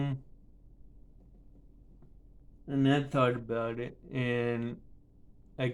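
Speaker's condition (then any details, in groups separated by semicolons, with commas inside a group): Cerebral palsy; affects speech and balance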